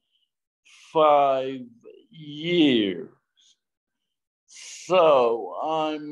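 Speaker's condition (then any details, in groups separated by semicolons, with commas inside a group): Traumatic brain injury; almost 40 years since injury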